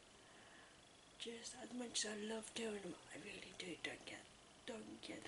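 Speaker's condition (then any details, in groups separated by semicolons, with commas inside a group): Cerebral palsy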